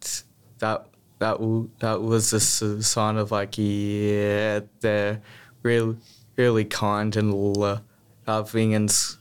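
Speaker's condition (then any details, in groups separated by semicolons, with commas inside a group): Stutter; childhood stutter, therapy grades 1-4, smooth speech at Box Hill Clinic 2 years from 14-15; repeated sounds, repeated words, prolonged sounds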